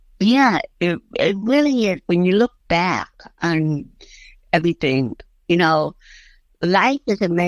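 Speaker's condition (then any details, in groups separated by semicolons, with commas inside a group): Cerebral palsy; since early childhood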